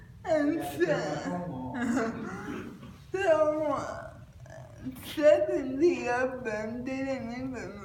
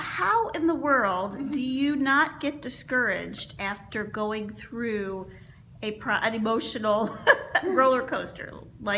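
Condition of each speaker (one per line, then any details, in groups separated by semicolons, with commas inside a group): Cerebral palsy; since childhood, types with one hand
No condition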